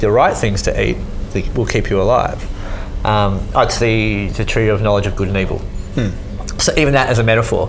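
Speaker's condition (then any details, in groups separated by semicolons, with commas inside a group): Cleft lip and palate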